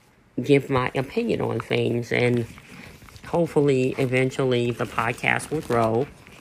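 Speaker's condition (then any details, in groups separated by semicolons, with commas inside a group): Cleft lip and palate; cleft lip and palate partly affects how speech sounds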